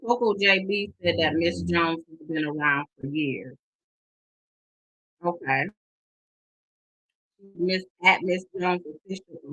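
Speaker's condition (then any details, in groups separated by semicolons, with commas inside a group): No condition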